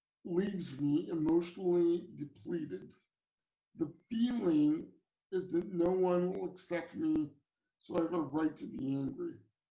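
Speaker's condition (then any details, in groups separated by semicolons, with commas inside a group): Cerebral palsy; from birth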